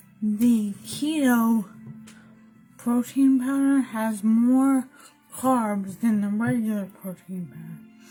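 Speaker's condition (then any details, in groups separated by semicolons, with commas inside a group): Brain injury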